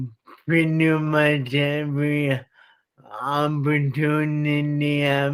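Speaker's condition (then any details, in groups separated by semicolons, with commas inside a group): Traumatic brain injury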